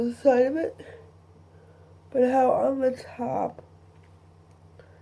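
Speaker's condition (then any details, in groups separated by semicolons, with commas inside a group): Cerebral palsy; both hands affected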